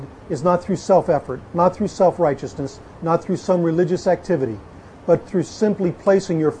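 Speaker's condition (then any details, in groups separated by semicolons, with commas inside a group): No condition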